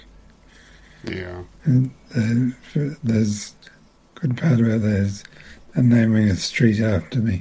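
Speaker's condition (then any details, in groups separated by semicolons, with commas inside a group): Multiple system atrophy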